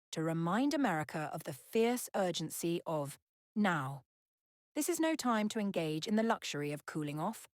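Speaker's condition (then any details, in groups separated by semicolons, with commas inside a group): No condition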